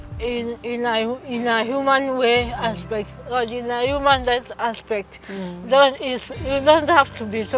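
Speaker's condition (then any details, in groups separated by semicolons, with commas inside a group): Cerebral palsy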